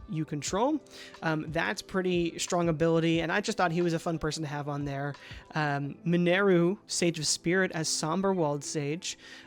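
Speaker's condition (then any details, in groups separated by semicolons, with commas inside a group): No condition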